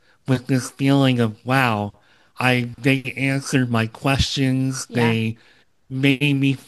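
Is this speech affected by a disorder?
Yes: cleft lip and palate, Opitz G/BBB syndrome.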